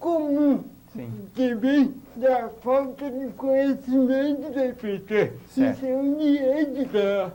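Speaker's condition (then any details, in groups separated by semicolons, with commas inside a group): Cerebral palsy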